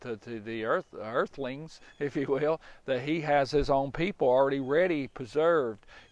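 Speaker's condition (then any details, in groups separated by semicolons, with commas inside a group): No condition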